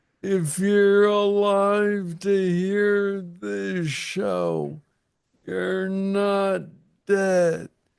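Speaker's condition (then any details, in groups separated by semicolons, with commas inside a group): Parkinson's disease; young onset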